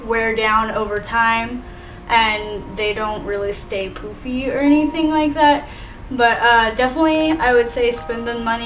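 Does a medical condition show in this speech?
No.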